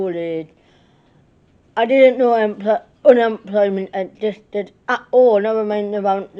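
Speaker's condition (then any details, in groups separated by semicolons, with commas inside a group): Cerebral palsy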